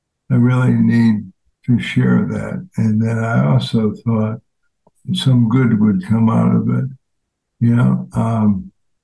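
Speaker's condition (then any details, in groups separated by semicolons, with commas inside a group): ALS; fatal progressive disease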